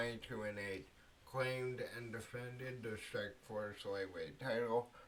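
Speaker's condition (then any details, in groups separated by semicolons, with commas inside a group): Cerebral palsy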